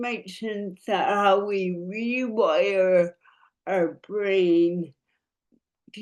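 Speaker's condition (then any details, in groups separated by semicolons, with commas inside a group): Cerebral palsy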